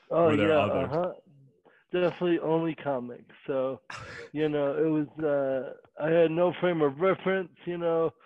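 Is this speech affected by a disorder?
Yes: cerebral palsy.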